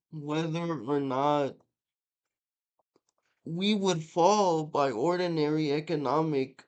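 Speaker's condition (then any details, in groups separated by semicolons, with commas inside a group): Cerebral palsy, mixed, mild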